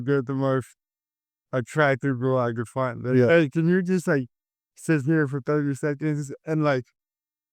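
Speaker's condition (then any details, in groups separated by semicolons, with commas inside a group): Cerebral palsy; caused by stroke at birth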